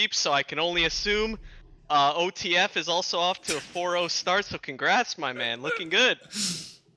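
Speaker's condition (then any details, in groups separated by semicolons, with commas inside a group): No condition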